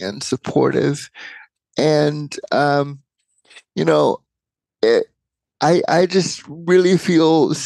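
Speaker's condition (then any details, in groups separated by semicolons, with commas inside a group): Cerebral palsy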